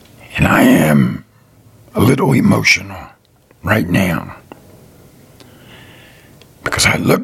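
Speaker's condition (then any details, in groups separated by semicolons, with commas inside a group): Throat cancer, partial laryngectomy; medications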